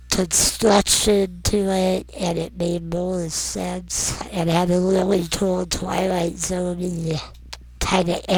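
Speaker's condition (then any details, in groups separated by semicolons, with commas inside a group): Non-progressive muscular dystrophy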